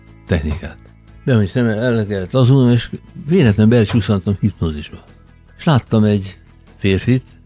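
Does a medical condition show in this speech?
Yes: Parkinson's disease; qigong exercises with other Parkinson's patients.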